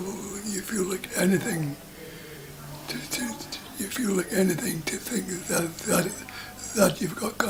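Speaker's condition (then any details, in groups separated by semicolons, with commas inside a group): Parkinson's disease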